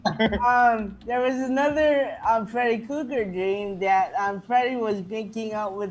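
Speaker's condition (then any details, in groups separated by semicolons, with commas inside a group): Mild cerebral palsy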